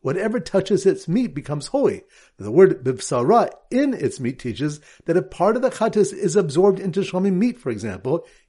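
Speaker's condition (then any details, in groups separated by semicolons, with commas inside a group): No condition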